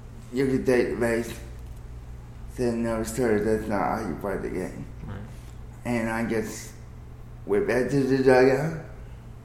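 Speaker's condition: Cerebral palsy

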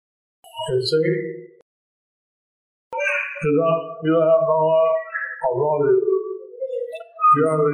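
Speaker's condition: Stroke with facial paralysis; half the face paralyzed; about 15 years since stroke; speech hard for some listeners to understand, another person repeats speech for listeners

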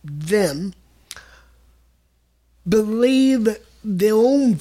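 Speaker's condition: Mild cerebral palsy; mostly right side

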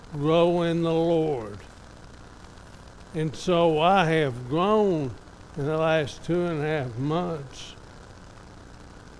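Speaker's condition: ALS; somewhat affected

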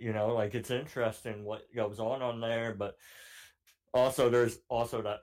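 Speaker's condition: Cleft palate; cannot say certain words

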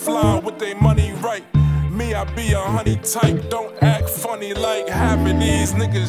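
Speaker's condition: No condition

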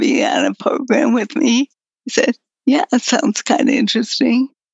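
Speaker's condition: Progressive multiple sclerosis; slowly worsening, latest change is lack of voice, needs caffeine from chocolate or coffee to talk

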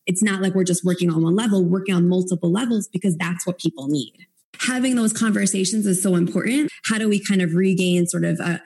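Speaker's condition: No condition

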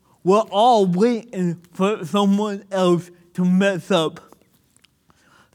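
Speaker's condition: Cerebral palsy; motor deficits

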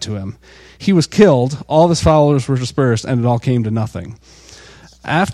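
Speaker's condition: No condition

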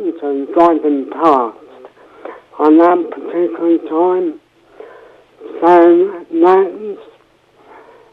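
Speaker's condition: Cerebral palsy, mild

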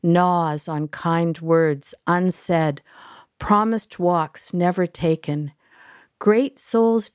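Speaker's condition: No condition

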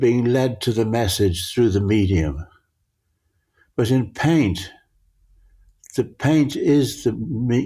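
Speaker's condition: Parkinson's; grouped objects merge together

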